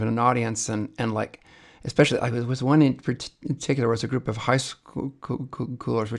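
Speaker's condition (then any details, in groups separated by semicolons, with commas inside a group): Stuttering; speech therapy approach of advertising stuttering openly; stutters noticeably when co-presenting with wife Talia on stage, stutters deliberately as a joke; repeated sounds, prolonged sounds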